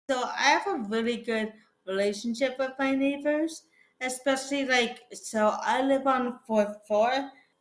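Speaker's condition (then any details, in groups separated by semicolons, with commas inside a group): Cerebral palsy; fall risk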